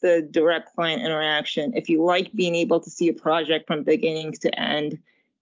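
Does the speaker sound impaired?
No.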